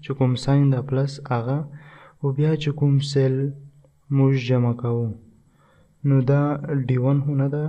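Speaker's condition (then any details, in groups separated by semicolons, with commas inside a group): No condition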